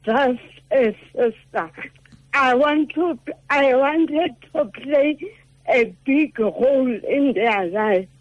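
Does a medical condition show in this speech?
Yes: cerebral palsy; affects speech.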